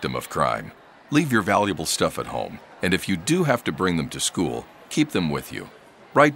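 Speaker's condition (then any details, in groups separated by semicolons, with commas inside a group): No condition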